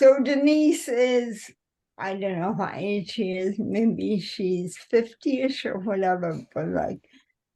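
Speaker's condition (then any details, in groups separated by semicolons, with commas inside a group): Cerebral palsy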